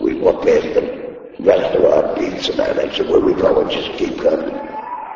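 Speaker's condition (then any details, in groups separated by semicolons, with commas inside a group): Laryngectomy; voice box removed by surgery, speech device placed in throat; talks with throat device, needs thumb to talk; taught to talk with throat device, cannot talk without thumb, earlier voice loss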